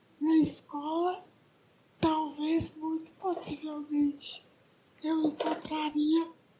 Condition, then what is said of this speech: Cerebral palsy. Talvez equilíbrio de fala também como questão da musicoterapia.